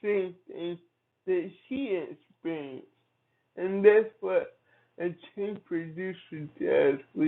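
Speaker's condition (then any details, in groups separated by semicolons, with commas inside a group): Cerebral palsy; from birth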